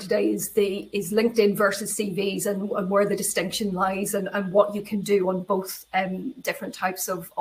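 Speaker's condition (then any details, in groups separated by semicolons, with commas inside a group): No condition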